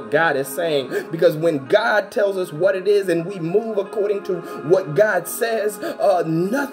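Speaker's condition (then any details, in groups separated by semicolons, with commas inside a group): No condition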